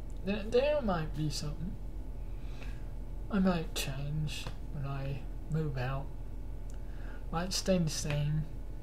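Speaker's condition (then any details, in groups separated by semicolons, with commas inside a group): Cerebral palsy; cannot stand beyond 10 minutes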